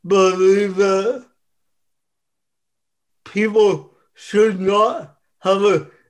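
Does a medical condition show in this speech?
Yes: cerebral palsy; ongoing gym workouts, reported to make cerebral palsy stronger.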